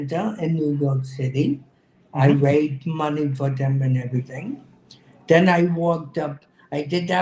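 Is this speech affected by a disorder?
Yes: cerebral palsy.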